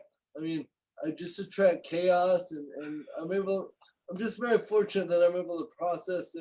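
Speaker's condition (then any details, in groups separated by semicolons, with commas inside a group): Cerebral palsy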